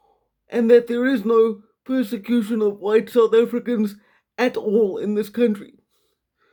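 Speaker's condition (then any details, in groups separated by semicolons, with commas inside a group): Quadriplegic cerebral palsy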